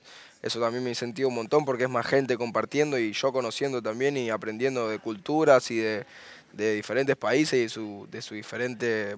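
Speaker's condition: No condition

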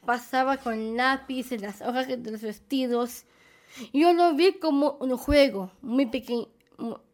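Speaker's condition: Down syndrome; present from birth

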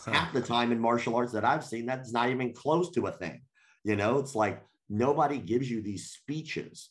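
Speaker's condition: Cleft lip and palate

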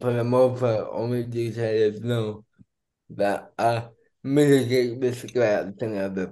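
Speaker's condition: Cerebral palsy; diagnosed at two months old

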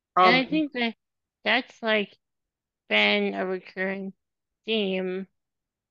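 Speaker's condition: Spinal muscular atrophy; from birth

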